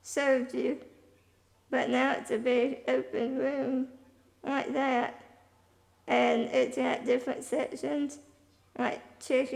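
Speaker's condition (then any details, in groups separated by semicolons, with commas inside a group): Spinal muscular atrophy type 2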